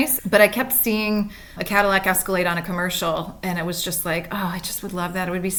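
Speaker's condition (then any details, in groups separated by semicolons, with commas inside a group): No condition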